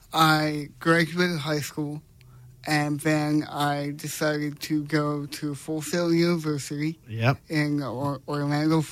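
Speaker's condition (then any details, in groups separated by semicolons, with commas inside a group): Cerebral palsy; congenital, paralyzed left hand, 10 corrective left foot surgeries, 9 screws, steel plate in foot; slow reaction time, does not drive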